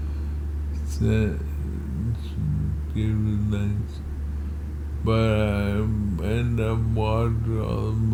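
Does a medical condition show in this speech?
Yes: multiple sclerosis.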